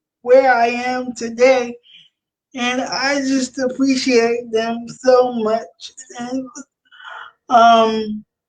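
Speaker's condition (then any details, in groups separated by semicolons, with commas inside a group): Cerebral palsy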